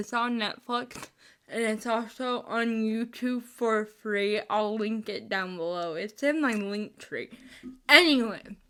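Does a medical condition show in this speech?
Yes: spastic cerebral palsy, mixed.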